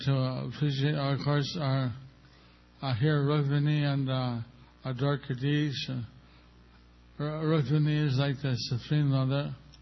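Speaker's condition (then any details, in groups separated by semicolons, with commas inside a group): Stroke with facial paralysis; about a year and a half since stroke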